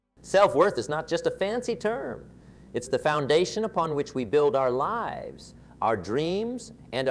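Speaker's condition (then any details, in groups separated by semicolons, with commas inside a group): No condition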